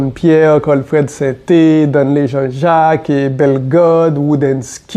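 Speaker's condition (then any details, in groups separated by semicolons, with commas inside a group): No condition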